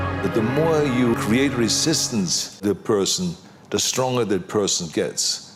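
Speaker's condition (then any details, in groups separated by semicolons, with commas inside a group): No condition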